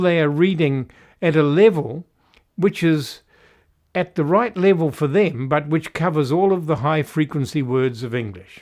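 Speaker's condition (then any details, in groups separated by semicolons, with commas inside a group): No condition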